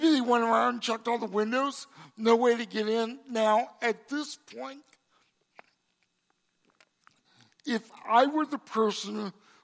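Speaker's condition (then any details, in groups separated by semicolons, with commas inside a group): Cerebral palsy; congenital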